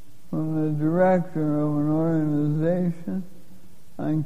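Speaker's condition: Lou Gehrig's disease; given 3 to 5 years to live

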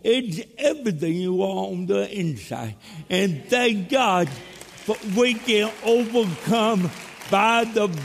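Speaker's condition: Cerebral palsy; from birth, stillborn, born dead first 18 minutes of life; still has cerebral palsy; speech impediment

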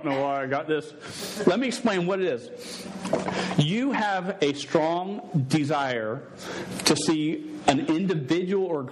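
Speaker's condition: Stuttering; long-standing stutter, present over 24 years, once fought calling to teach because unable to talk; says words would come out all wrong and different if he tried witnessing speech; prolonged sounds

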